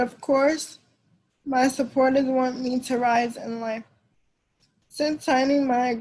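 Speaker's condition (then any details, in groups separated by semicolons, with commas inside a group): Cerebral palsy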